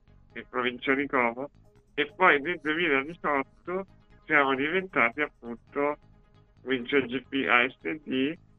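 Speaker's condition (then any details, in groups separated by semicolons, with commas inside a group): Duchenne muscular dystrophy; walked until age 10, then first electric wheelchair due to disease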